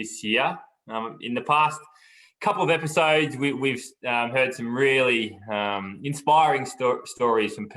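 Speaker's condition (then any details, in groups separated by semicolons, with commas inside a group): No condition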